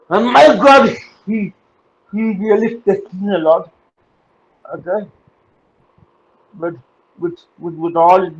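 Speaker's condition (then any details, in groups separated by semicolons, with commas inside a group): Cerebral palsy; uses wheelchair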